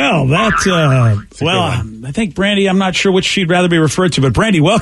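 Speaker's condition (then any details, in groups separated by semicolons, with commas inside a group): No condition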